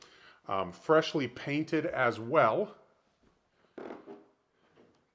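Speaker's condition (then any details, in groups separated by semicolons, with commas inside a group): No condition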